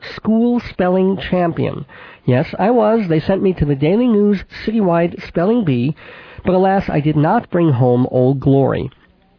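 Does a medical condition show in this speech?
Yes: cleft palate with lisp, mild; congenital cleft palate and cleft lip, could not nurse, infant operations, braces 10 years, therapy with Mrs. Adler; mild residual lisp, sibilant s, voice not especially nasal, childhood consonants formed via sinuses, back of throat.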